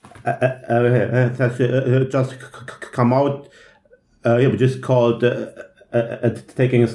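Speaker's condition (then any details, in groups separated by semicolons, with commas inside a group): Stuttering; often stutters severely at stuttering conferences, little tension during own conference talk; prolonged sounds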